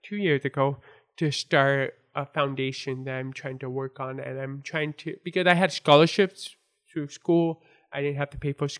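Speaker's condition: Born deaf; congenital deafness from birth

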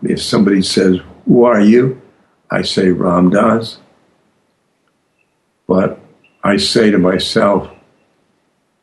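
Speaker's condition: Aphasia after stroke; words come out slowly, long silences, slow to answer, hard to weave complex stories

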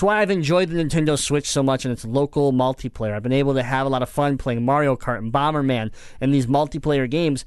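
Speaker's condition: Cleft palate; talked differently growing up

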